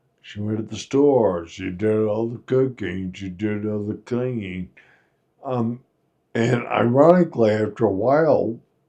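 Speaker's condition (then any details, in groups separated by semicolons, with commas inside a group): Friedreich's ataxia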